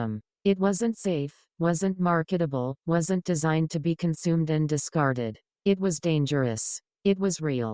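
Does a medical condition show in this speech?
No.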